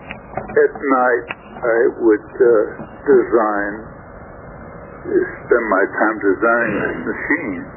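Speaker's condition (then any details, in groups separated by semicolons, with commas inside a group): Stroke affecting throat muscles; tough time talking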